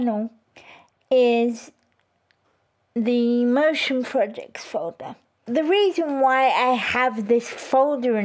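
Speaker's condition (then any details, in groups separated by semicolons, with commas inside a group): Cerebral palsy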